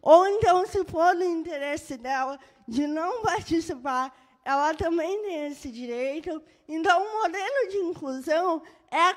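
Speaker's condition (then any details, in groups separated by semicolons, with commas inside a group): Cerebral palsy; birth brain injury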